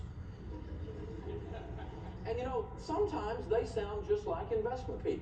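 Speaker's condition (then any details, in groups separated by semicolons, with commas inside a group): No condition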